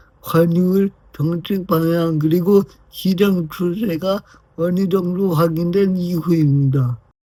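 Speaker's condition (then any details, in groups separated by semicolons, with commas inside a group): Brain lesion disability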